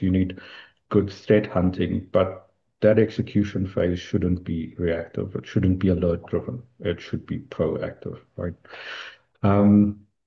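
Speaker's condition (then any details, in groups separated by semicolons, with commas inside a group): No condition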